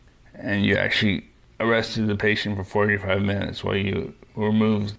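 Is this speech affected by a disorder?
Yes: Parkinson's disease; young-onset, LRRK2 hereditary, diagnosed at 38, right hand weakness, freezing, medication 5 years, deep brain stimulator; medication plus deep brain stimulation, adjustable if dyskinesias, daily exercise, Peloton bike.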